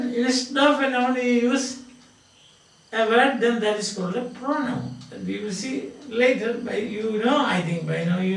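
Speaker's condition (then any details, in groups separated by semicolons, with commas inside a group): No condition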